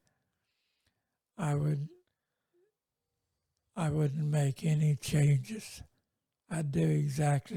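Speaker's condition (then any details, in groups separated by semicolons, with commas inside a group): Multiple sclerosis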